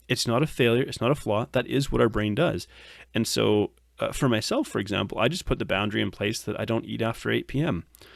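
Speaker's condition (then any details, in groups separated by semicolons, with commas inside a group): No condition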